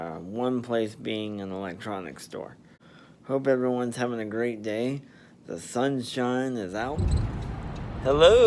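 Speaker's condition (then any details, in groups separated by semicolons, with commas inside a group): Spastic diplegia cerebral palsy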